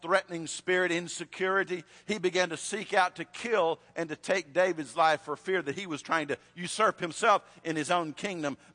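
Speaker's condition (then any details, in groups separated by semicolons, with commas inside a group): No condition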